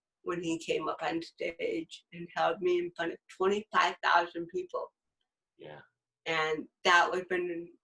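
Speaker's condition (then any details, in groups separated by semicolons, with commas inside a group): Cerebral palsy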